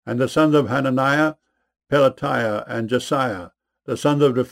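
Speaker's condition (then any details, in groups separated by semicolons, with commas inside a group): No condition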